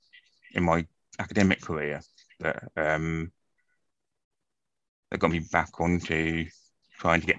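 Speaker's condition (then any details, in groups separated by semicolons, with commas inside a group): Profound deafness, acquired from meningitis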